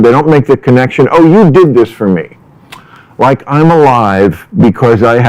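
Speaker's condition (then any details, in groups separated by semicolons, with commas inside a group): No condition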